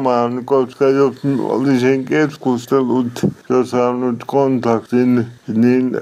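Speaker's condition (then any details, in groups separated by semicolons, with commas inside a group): Cerebral palsy; somewhat unclear, self-described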